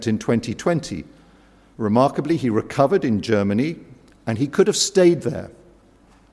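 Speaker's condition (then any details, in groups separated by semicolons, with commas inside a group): No condition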